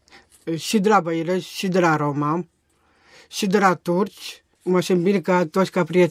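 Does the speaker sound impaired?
Yes: Down syndrome; adult man, 33 years old.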